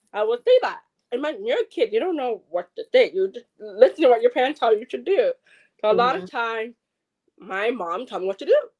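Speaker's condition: Deafness, acquired at age four

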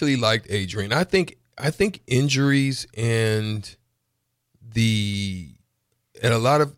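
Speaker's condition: No condition

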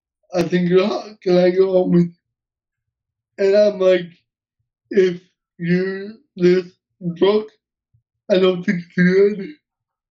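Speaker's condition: Cerebral palsy; uses wheelchair

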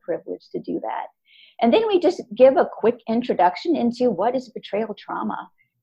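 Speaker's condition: No condition

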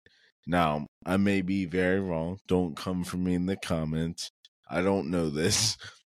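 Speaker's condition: Cerebral palsy; muscles needing relaxation

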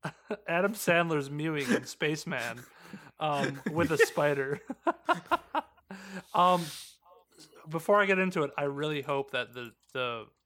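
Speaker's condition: No condition

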